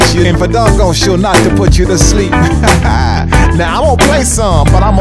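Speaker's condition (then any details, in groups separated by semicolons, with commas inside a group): No condition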